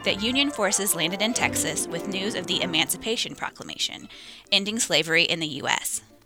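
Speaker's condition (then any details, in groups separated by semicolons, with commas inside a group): No condition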